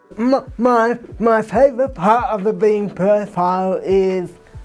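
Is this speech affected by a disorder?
Yes: cerebral palsy; from birth.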